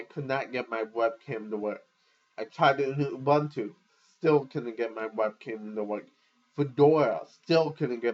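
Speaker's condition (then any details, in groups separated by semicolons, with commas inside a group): Cerebral palsy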